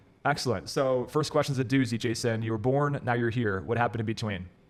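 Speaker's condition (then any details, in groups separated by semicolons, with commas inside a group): No condition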